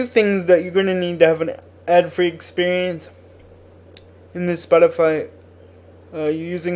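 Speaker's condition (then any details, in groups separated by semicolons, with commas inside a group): Cerebral palsy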